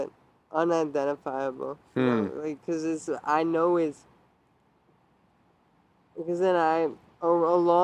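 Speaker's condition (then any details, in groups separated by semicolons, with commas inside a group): Traumatic brain injury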